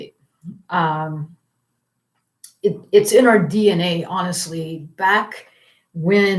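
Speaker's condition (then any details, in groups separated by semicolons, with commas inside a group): No condition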